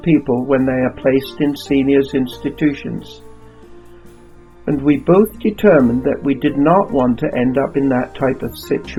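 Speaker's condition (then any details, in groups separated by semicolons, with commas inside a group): No condition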